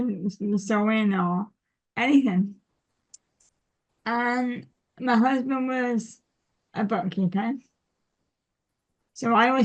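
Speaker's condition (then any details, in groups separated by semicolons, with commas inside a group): Cerebral palsy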